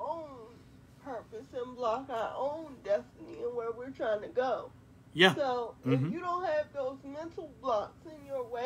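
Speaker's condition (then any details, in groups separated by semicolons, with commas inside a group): Quadriplegic cerebral palsy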